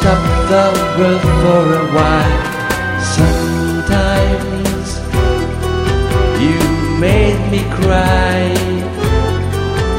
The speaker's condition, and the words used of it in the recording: None; typical speech.